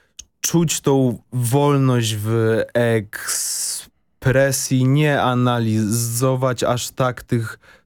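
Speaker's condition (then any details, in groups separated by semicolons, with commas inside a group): Stuttering; no longer constantly monitors possible stuttering in social situations; some fear and tension while speaking in this recording, slowly easing; audible stuttering, tension when speaking; prolonged sounds, blocks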